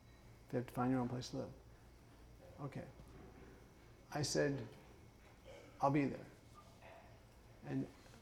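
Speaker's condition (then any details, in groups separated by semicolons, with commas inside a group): Parkinson's; speech therapy judged unnecessary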